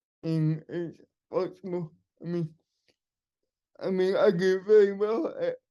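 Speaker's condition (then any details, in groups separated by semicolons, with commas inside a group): Cerebral palsy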